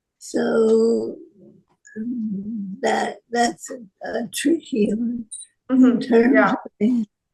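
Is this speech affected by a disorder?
Yes: Parkinson's disease.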